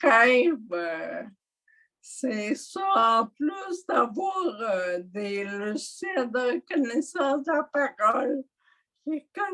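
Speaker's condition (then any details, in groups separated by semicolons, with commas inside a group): Mild dysarthria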